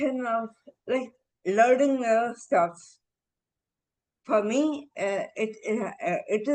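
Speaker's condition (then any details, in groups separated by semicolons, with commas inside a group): Encephalitis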